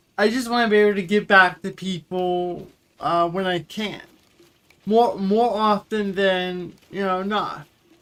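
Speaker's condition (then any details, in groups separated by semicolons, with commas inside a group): Cerebral palsy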